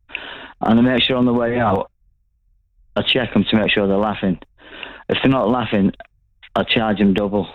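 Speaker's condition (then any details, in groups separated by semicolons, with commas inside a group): Parkinson's disease; diagnosed 2013, initial denial, attends rocksteady boxing exercise and voice activation sessions; slowed movements and hand tremor while talking; word-finding difficulty during this talk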